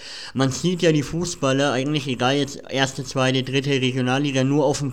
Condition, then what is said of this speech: Cleft palate. Bestes Beispiel, man hört es ja vielleicht in meiner Stimme, ich habe eine Gaumenspalte.